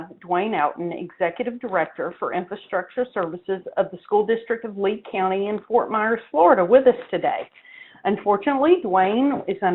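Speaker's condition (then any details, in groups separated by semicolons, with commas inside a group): No condition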